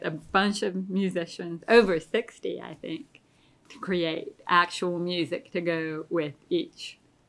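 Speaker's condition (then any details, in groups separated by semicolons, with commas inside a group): Deafness; relies on hearing aids and lip reading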